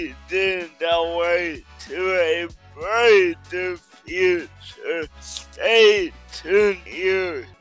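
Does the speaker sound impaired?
Yes: cerebral palsy; limits physical work such as flipping burgers or bagging groceries.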